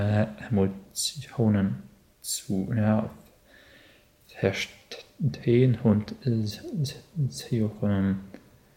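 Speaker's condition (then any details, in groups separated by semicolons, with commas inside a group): Stuttering; stuttering since primary school, grandfather stutters, mother stutters very slightly; ongoing at 27, has worked much on stuttering, severity varies day to day; blocks from slight to very strong, strong blocks cramp whole upper body, repetitions, fillers, singing freer; prolonged sounds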